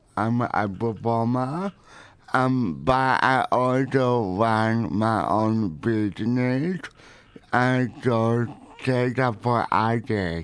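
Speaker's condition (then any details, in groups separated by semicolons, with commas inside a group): Cerebral palsy; present from birth, not an intellectual disability; typing messages often easier than speaking one-on-one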